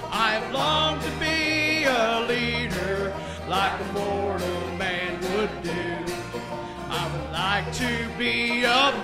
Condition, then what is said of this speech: None; typical speech.